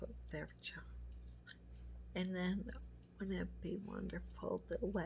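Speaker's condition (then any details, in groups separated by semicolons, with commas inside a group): MS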